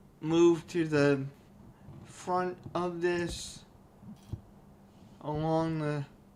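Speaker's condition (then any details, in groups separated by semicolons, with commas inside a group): Cerebral palsy; only one hand usable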